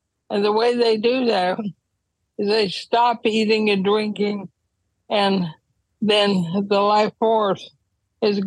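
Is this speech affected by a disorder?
Yes: ALS; wheelchair use when traveling.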